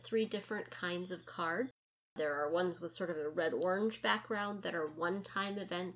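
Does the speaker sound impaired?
No.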